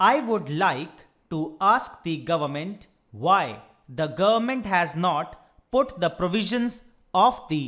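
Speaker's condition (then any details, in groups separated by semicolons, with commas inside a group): No condition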